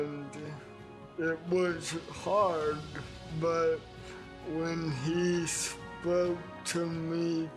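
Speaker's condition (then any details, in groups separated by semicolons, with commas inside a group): Traumatic brain injury; brain stem injury; almost five years since injury, small gradual improvements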